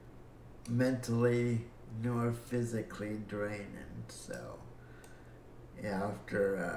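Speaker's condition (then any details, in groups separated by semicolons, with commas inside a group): Cerebral palsy; breathing fine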